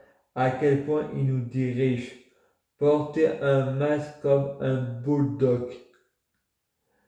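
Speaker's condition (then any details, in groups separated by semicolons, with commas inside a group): Multiple sclerosis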